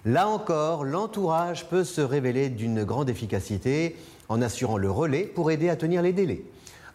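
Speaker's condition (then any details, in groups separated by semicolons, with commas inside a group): No condition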